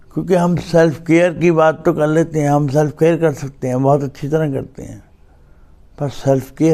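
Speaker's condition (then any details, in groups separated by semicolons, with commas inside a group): Cerebral palsy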